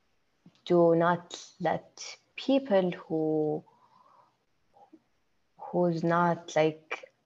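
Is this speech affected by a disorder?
Yes: stammer; stammer since childhood, only one in family, expected to outgrow it, no support sought growing up; attending stuttering awareness programs for about one year; more fluent in second language english than native language, plans words ahead, often mistaken as shy; here repeated words, blocks.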